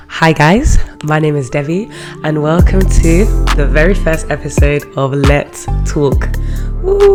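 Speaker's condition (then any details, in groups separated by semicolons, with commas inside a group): No condition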